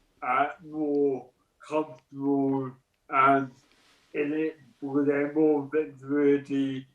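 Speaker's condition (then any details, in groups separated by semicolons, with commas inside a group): Cerebral palsy; present from birth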